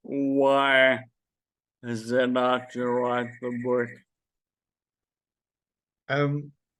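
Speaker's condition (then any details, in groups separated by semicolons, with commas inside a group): Friedreich's ataxia; diagnosed at age 16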